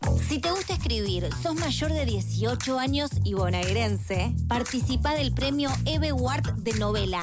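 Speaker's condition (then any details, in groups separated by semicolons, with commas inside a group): No condition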